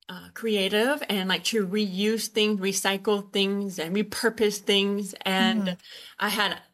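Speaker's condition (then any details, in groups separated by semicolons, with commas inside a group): Usher syndrome, born deaf; Usher syndrome type 2, born deaf or hard of hearing, hearing aids from age 2, vision loss, diagnosed age 19; no balance issues, uses hearing aids, signs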